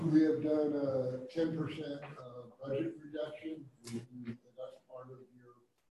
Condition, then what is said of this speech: No condition.